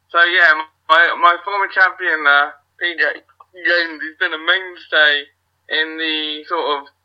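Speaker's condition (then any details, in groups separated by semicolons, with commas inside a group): Cerebral palsy; wheelchair user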